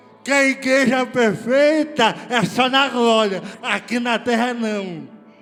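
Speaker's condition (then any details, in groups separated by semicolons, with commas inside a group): Cerebral palsy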